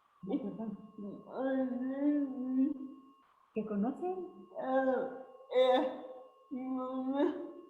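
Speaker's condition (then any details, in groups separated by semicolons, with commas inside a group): Cerebral palsy; since birth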